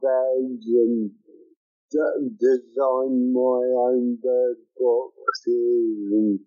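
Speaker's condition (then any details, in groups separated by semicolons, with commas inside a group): Cerebral palsy; from birth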